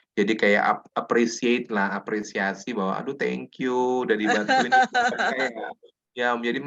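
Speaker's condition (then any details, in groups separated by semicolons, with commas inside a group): No condition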